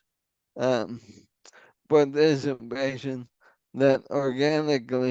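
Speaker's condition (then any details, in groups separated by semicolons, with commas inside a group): ALS; onset left hand weakness, then right hand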